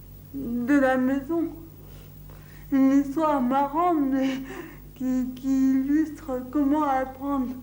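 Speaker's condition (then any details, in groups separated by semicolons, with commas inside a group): Cerebral palsy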